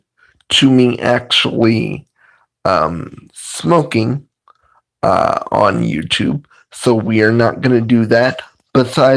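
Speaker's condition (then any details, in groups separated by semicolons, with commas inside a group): Cerebral palsy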